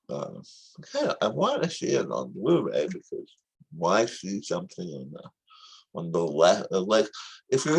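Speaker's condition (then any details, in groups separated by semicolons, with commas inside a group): Tongue cancer surgery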